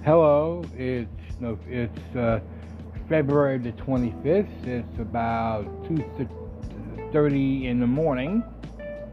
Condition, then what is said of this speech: Stuttering. I've also had my adenoids out, I had my tonsils out, and I don't breathe through my nose.